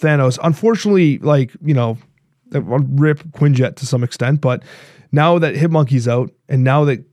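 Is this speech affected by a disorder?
No.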